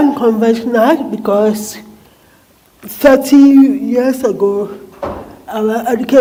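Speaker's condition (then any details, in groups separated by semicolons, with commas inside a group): Cerebral palsy; diagnosed by brain scan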